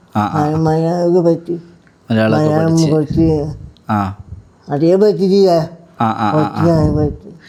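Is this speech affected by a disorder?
Yes: cerebral palsy; present from birth, electric wheelchair, weak right hand; cannot walk alone, needs lifting and daily help; slight lack of clarity.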